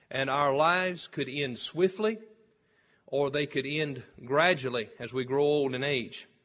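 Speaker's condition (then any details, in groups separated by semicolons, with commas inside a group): No condition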